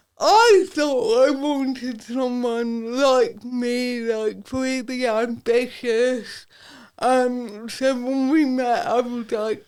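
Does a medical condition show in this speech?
Yes: cerebral palsy; affects speech.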